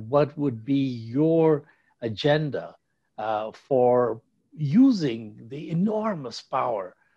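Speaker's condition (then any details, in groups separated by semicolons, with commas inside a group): No condition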